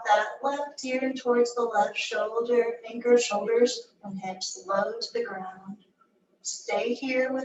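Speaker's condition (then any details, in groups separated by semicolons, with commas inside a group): No condition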